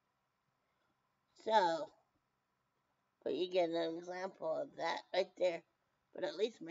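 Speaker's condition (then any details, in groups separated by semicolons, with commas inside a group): Brain injury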